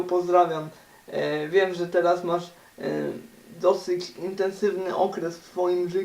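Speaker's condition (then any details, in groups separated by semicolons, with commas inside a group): Cerebral palsy; uses wheelchair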